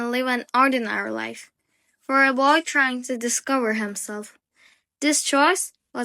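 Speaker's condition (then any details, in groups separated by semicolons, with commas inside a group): No condition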